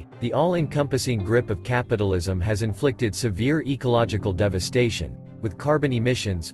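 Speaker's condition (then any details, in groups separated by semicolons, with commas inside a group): No condition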